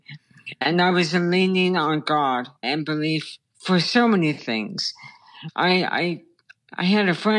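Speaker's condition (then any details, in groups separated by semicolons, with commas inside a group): Brain stem tumor; childhood onset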